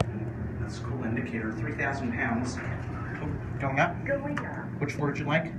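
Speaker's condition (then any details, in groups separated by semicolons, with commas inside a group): No condition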